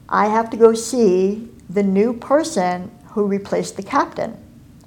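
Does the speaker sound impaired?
Yes: cleft palate and cleft lip; congenital.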